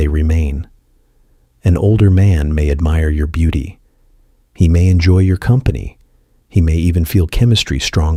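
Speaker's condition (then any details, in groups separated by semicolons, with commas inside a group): No condition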